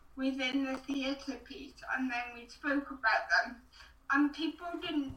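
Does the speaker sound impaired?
Yes: cerebral palsy.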